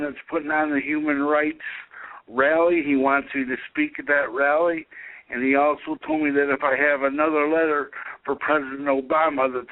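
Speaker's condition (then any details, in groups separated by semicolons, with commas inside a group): Cerebral palsy; able to speak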